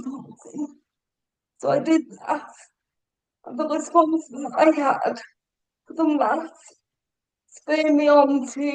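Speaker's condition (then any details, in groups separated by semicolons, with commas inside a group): Cerebral palsy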